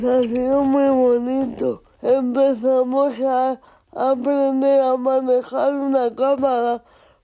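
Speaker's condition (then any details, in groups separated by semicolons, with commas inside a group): Cerebral palsy; Fundación Aspace Zaragoza project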